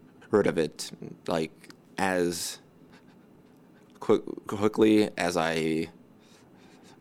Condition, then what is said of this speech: Stuttering. So is his stutter, but he doesn't shrink away from it.